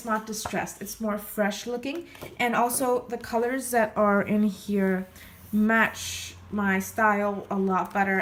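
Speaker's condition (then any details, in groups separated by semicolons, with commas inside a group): No condition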